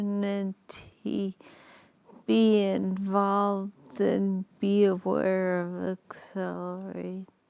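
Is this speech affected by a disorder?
Yes: ataxia.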